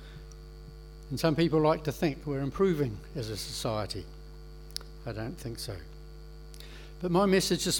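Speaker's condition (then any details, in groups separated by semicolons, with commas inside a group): No condition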